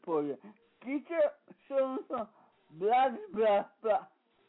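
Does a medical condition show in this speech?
Yes: speech impediment; disability; voice affected by disability.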